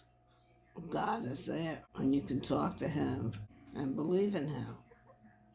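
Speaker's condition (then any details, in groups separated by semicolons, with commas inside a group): Multiple sclerosis; quadriplegic, no use of arms or legs, cannot walk; onset around age 20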